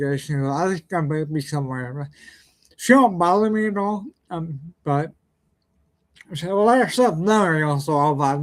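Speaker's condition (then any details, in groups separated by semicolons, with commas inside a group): Ataxia; speech impediment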